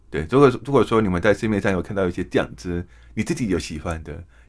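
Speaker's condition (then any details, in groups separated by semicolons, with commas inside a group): Hearing impairment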